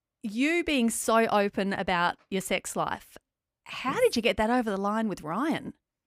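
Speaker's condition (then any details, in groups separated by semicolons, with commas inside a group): No condition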